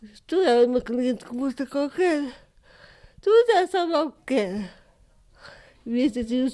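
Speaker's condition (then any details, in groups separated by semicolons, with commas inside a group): Cerebral palsy; electric wheelchair, largely independent, asks others to take money from wallet, music rehearsals at Associação de Paralisia Cerebral de Coimbra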